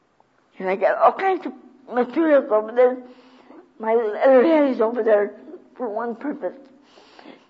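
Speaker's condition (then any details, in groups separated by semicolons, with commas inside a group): Cerebral palsy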